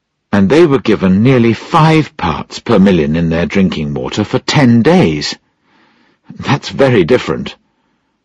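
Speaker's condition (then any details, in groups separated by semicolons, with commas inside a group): No condition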